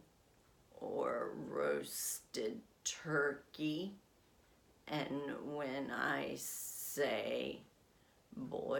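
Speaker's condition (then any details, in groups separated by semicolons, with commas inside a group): Essential tremor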